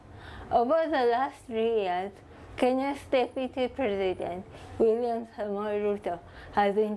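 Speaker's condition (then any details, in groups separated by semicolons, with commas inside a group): Cerebral palsy; from birth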